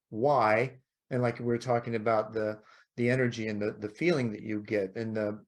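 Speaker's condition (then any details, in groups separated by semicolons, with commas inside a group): No condition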